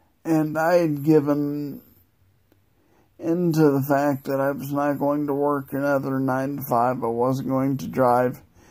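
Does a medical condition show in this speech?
Yes: multiple sclerosis; progressive form; starting new disease-modifying medication.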